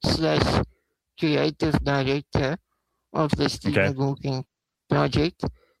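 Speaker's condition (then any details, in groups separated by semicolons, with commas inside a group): Spinal muscular atrophy; takes much longer to take effect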